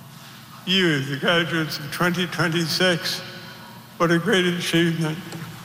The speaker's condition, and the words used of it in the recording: Parkinson's disease. In my case, the physical act of speaking now requires such concentration that thinking and talking at the same time are increasingly challenging.